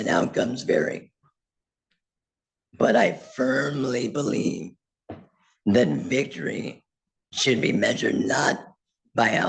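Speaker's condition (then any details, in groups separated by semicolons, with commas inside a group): Laryngectomy; total laryngectomy, voice prosthesis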